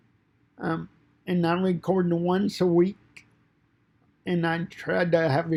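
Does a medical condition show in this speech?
Yes: cerebral palsy; fine motor impairment.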